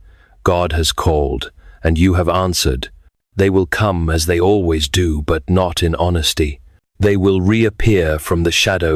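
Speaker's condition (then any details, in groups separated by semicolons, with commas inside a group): No condition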